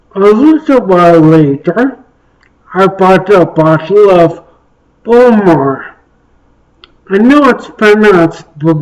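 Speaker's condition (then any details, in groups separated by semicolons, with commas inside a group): Traumatic brain injury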